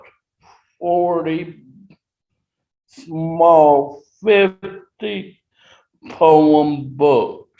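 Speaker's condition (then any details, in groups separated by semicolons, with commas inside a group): Traumatic brain injury; 39 years since injury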